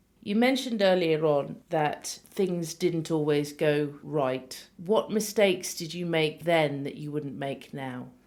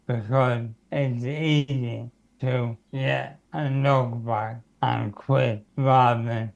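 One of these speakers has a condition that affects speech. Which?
The second: motor neurone disease; symptoms began about a year or more ago; first symptoms were voice problems.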